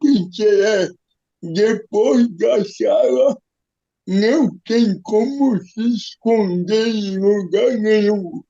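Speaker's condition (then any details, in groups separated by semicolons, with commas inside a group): Cerebral palsy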